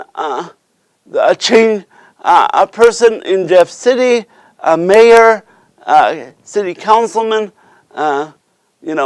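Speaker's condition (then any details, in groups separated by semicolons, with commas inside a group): Cerebral palsy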